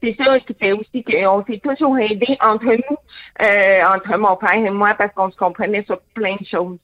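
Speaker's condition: Hearing loss with cochlear implant; hard of hearing, born deaf, total silence when implant removed in water, lip reading helps; hears interviewer by phone through cochlear implant, some people harder to understand by phone; phone understanding varies by person

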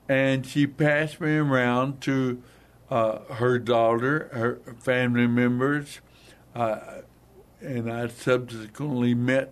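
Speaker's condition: Hemorrhagic stroke, hemorrhagic, basal ganglia

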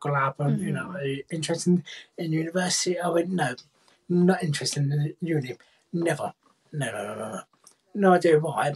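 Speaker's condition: Cerebral palsy, profound hearing loss

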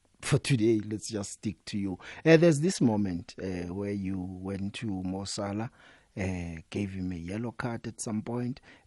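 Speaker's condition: No condition

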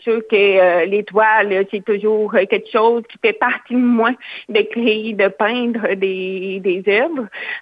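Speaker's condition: Hearing loss, cochlear implant; hard of hearing, cochlear implant surgery at age four; uses interpreters and special education support, relies on lip reading, masks hinder understanding

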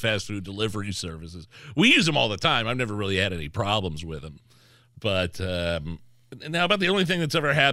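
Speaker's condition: No condition

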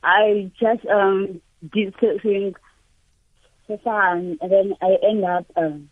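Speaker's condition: Cerebral palsy; needs assistance into the water

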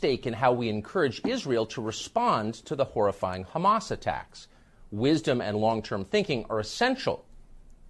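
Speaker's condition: No condition

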